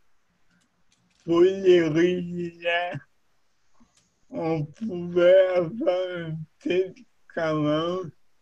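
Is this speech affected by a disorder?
Yes: cerebral palsy.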